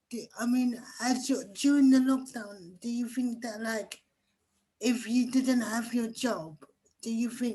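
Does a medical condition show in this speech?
Yes: cerebral palsy.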